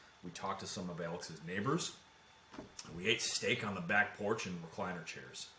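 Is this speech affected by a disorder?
No.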